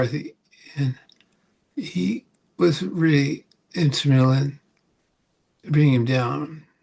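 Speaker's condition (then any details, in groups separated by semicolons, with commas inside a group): Parkinson's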